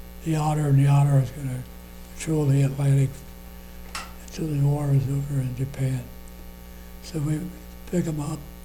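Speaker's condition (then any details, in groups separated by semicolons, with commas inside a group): Parkinson's disease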